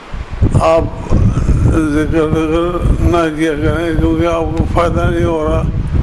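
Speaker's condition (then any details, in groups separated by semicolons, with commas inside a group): Difficulty speaking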